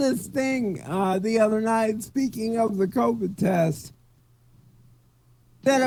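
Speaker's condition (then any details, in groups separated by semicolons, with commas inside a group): Cerebral palsy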